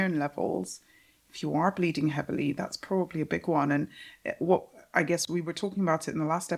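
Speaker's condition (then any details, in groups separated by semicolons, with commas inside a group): No condition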